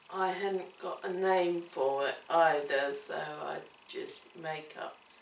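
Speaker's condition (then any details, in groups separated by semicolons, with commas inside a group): Cerebellar ataxia; affected speech and swallowing, voice judged inadequate for teaching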